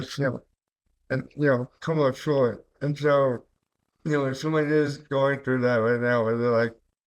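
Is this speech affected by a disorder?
Yes: cerebral palsy; caused by stroke at birth.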